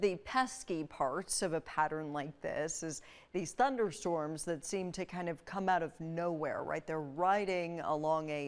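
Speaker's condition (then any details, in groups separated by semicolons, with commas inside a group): No condition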